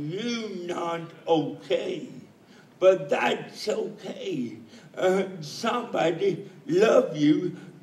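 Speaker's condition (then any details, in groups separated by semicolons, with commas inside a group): Cerebral palsy; speech still sounds atypical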